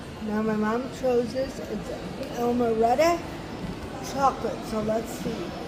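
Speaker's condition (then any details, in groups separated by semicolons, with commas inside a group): Cerebral palsy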